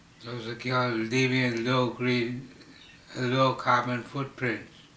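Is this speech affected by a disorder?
Yes: slurred speech from poisoning.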